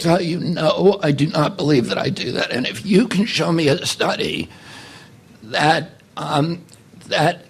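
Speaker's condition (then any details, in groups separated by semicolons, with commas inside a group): Spasmodic dysphonia; mistaken for crying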